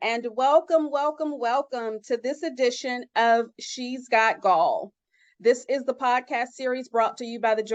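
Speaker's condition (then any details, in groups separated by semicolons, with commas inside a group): No condition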